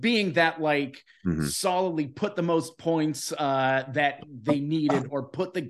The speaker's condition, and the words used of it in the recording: None; typical speech.